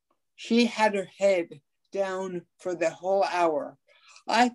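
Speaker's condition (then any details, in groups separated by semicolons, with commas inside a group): Ataxic cerebral palsy; mild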